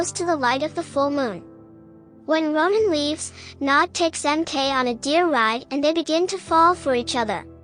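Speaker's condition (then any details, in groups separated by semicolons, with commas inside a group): No condition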